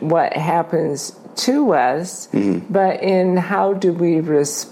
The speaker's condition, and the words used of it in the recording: ALS (motor neuron disease). So talking with half your tongue behind your back.